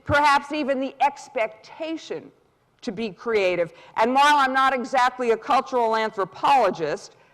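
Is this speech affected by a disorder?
No.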